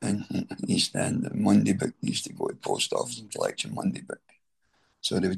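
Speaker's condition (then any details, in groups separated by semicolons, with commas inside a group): Throat cancer treatment effects; stage 4 throat cancer 6.5 years into recovery, chemo, radiotherapy, tracheostomy, neck nerves repaired, remission 2.5 years; voice changed by throat cancer and treatment, deep voice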